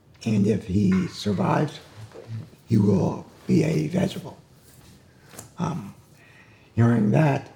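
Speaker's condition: Vocal cord damage; limp

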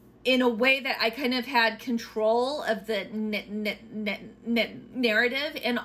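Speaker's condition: Stuttering; stuttering since childhood, impacts less than dyslexia; age 48; blocks

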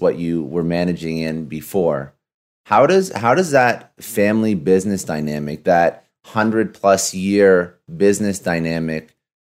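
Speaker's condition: No condition

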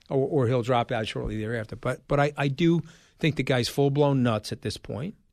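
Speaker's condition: No condition

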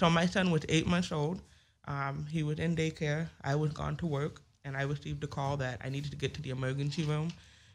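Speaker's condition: Hearing loss with speech impediment; can hear

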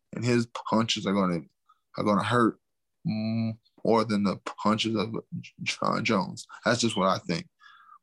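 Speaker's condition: Stuttering; not CTE, not caused by combat sports, father also stutters, age 31; speech called slurred by commenters, mistaken for CTE; repeated sounds, repeated words

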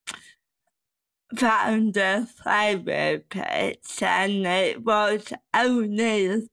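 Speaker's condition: Cerebral palsy; cerebral palsy since childhood

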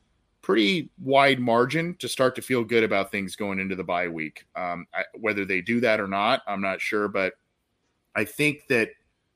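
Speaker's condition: No condition

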